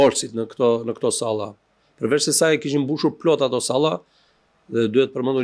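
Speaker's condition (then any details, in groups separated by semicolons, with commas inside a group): No condition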